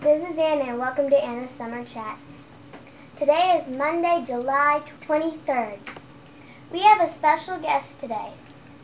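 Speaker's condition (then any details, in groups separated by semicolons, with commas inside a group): No condition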